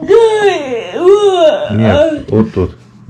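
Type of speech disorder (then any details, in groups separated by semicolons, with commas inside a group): Pseudobulbar dysarthria; cerebral palsy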